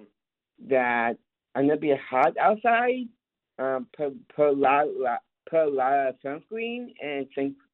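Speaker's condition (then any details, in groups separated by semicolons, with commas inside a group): Down syndrome; describes self as very capable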